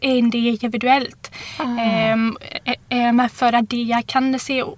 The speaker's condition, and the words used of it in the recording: Stuttering. Men ni två har en helt olika stamning. Det märker man ju direkt.